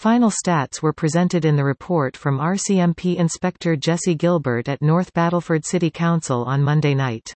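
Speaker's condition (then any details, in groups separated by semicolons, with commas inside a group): No condition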